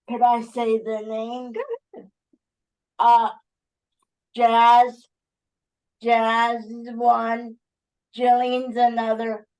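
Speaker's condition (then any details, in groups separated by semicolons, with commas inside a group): Cerebral palsy; uses wheelchair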